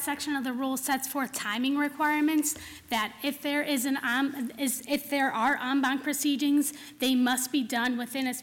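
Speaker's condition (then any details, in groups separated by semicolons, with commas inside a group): No condition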